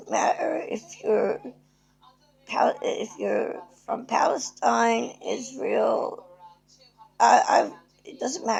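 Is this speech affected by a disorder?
Yes: cerebral palsy.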